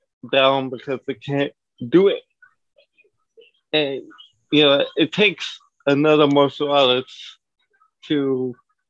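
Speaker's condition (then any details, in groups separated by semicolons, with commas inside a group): Cerebral palsy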